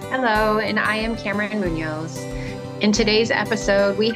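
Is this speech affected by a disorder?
No.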